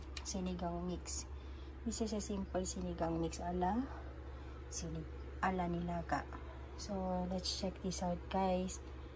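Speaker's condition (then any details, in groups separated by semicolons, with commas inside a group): No condition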